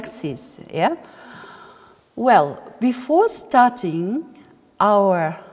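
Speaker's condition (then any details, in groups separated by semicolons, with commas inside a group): No condition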